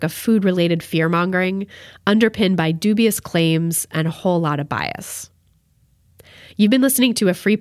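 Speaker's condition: No condition

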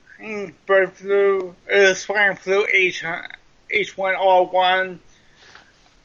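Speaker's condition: Cerebral palsy; mild form, lifelong since childhood, trouble writing, slow running, mile took 21 minutes, school accommodations; speech impediment present during recording; sounds like Wendy's drive-through speaker box, may sound drunk

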